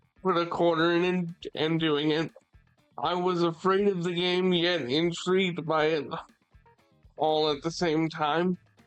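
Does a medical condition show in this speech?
Yes: cerebral palsy.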